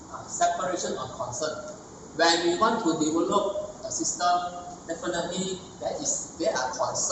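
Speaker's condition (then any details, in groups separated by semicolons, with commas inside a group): No condition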